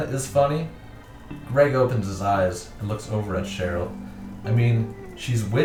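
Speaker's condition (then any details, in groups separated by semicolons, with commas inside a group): No condition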